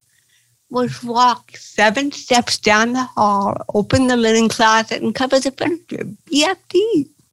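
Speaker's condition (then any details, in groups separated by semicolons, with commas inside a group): Cerebral palsy; since birth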